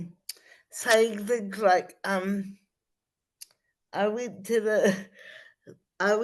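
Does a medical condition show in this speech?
Yes: spastic cerebral palsy.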